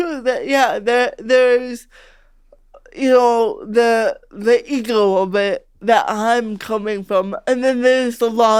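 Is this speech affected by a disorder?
Yes: cerebral palsy; speech sounds unusual.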